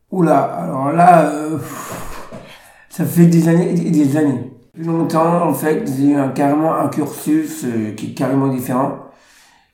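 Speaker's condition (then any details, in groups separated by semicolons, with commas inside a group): Down syndrome; present from birth, three copies of chromosome 21, slower than others at work and in daily life; about 42 years since birth, slower reflexes, some former physical activities no longer done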